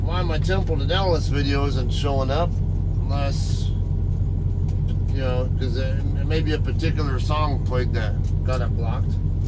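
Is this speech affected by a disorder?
No.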